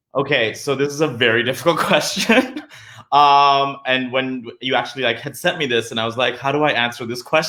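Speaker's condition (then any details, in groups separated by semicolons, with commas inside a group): No condition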